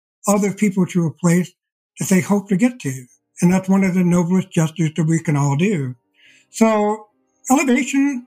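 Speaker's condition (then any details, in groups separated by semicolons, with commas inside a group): Deafblindness; progressive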